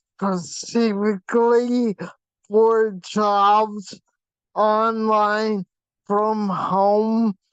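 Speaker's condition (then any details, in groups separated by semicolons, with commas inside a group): Facial paralysis from hydrocephalus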